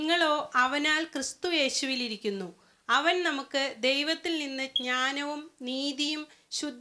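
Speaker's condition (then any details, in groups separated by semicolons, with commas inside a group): No condition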